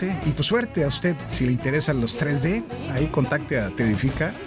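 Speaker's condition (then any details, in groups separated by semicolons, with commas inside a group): No condition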